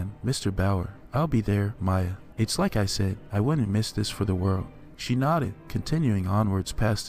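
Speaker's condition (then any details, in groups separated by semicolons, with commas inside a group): No condition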